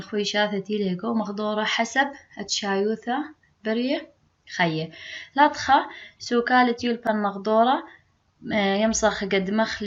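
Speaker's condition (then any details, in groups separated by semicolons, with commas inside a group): No condition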